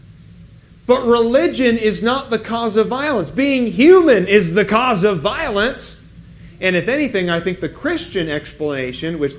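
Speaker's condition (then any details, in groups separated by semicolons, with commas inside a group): No condition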